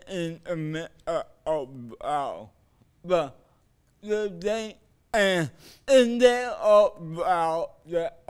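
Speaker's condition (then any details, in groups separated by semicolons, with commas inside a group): Cerebral palsy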